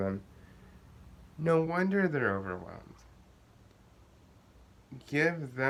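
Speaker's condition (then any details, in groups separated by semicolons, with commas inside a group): Cerebral palsy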